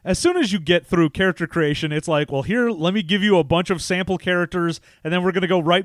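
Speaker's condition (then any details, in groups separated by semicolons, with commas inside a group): No condition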